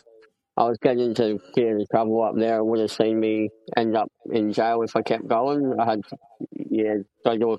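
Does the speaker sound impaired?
Yes: cleft palate; congenital.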